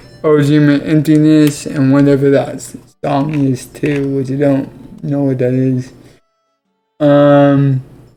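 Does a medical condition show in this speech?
Yes: cerebral palsy; affects legs.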